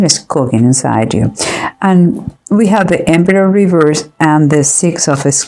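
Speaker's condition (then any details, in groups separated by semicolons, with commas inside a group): No condition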